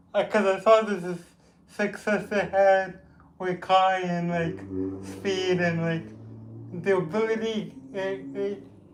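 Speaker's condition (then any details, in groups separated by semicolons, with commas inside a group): Cerebral palsy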